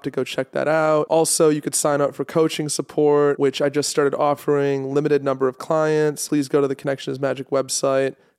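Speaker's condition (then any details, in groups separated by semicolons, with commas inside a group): No condition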